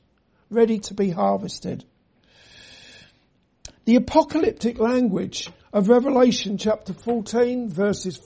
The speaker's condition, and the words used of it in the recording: No condition.